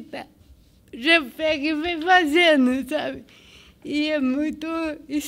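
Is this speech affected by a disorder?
Yes: cerebral palsy.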